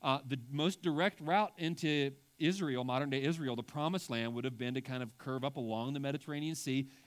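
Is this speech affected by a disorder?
No.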